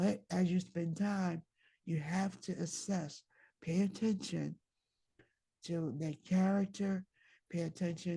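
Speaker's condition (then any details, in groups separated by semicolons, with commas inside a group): Myasthenia gravis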